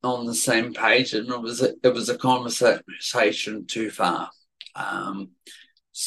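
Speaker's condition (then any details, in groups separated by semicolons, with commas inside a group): Cerebellar atrophy, genetic; worse when tired or stressed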